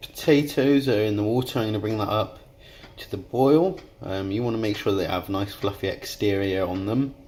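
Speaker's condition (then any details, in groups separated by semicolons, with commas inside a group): No condition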